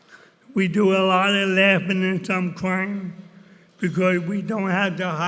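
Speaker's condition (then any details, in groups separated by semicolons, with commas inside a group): ALS; diagnosed about 17 years ago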